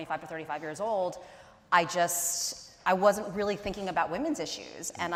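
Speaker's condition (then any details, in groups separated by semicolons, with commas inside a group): No condition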